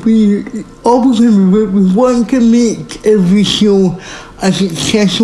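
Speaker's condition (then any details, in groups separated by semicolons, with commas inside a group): Speech impairment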